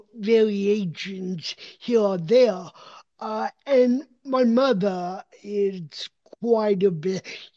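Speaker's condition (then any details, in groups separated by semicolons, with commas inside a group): Cerebral palsy; possibly noticeable in speech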